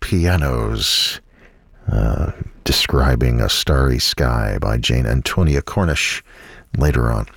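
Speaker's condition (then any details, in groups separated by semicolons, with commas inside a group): No condition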